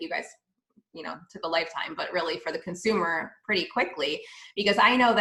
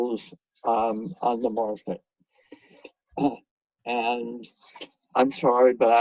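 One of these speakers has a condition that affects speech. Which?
The second: head and neck cancer; surgery, radiation, years of chemotherapy; severe dysphagia from cancer treatment; severe dysphagia, no normal meals.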